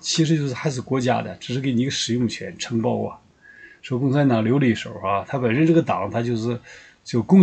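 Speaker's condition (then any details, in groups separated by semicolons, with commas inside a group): No condition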